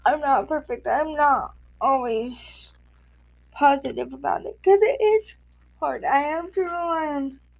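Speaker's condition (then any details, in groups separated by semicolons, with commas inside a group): Cerebral palsy, spastic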